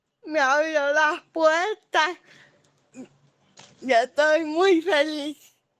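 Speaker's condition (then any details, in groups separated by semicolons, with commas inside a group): Cerebral palsy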